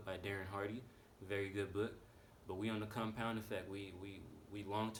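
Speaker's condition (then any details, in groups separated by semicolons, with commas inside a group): No condition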